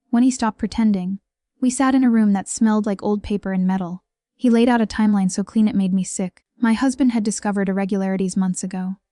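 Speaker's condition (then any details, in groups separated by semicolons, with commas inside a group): No condition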